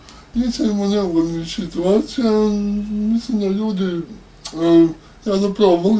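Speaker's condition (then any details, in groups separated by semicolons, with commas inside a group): Cerebral palsy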